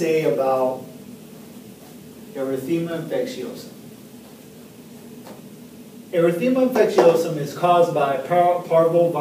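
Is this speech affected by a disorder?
No.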